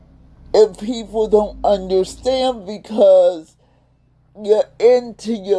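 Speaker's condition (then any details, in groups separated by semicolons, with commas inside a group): Cerebral palsy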